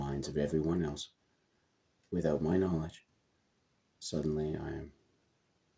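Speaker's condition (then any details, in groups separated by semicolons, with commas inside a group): No condition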